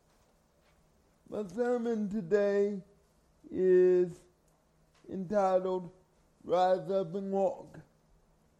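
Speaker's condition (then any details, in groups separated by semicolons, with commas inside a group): Cerebral palsy; from birth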